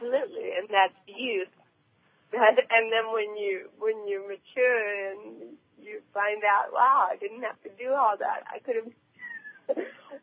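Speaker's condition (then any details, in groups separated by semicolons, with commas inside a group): Cerebral palsy; present from birth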